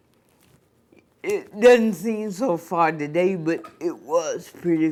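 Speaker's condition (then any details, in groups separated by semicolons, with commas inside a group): Cerebral palsy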